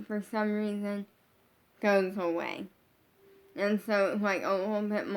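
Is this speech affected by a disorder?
Yes: brain injury.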